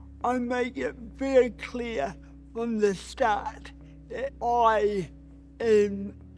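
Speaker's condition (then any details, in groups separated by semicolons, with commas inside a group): Cerebral palsy; right hand slower, less controlled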